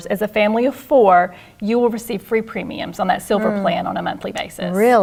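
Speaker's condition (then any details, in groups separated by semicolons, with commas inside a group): No condition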